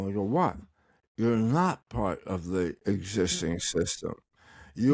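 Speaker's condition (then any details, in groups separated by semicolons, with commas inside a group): Tongue cancer; recovering, tongue exercises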